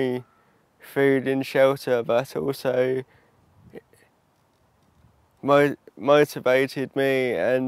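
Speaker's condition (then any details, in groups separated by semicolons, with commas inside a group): Cerebral palsy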